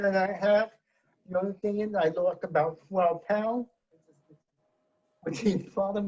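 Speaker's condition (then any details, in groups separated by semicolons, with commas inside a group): Cerebral palsy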